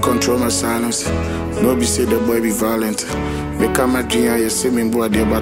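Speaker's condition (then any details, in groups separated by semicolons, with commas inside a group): No condition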